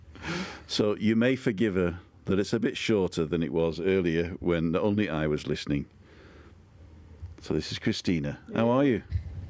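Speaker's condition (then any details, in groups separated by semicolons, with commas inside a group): No condition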